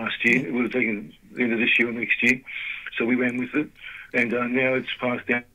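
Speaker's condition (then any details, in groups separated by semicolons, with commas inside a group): Parkinson's disease; can't do much more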